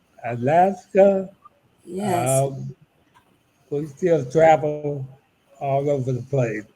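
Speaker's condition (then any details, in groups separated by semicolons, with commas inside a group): ALS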